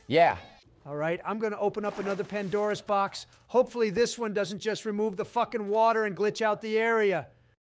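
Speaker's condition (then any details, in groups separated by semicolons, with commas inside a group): No condition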